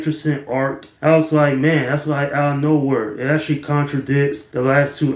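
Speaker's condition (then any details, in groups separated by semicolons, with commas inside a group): No condition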